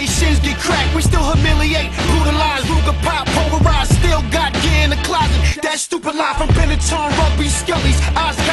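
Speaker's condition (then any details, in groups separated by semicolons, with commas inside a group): No condition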